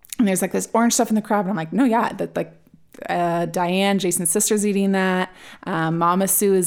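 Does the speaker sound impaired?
No.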